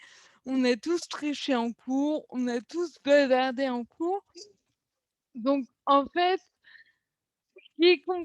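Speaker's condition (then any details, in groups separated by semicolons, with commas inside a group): Cerebral palsy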